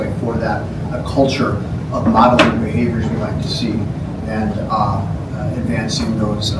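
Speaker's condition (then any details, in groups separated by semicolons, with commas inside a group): No condition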